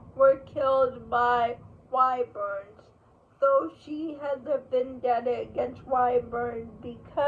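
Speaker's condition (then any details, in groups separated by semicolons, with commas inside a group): Cerebral palsy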